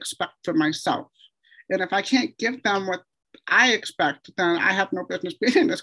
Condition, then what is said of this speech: Deafness. Do people try to guess where your accent's from?